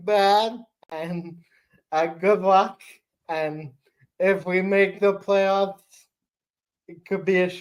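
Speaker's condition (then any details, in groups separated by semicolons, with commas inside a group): Cerebral palsy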